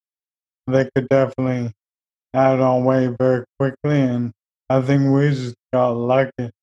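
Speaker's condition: ALS; recent evaluation for communication devices, trying demo products to type, eyes expected to last long

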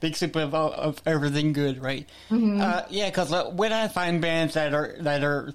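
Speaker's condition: Cerebral palsy; back pain

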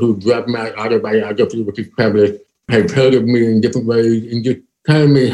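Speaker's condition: Deafness, profound

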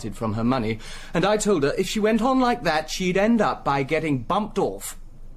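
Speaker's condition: No condition

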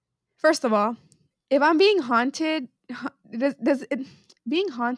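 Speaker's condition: Stuttering; starts stuttering when freaked out; repeated sounds, repeated words

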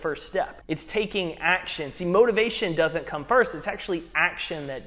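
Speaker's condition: No condition

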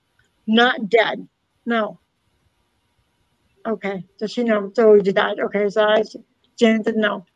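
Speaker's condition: Hard of hearing, cochlear implant; does very well with implant, voicing sign language interpretation for deaf team

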